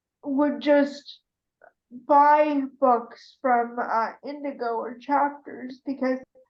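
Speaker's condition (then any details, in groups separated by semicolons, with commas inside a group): Cerebral palsy; arm spasms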